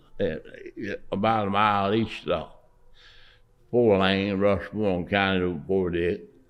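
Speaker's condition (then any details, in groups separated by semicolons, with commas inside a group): Parkinson's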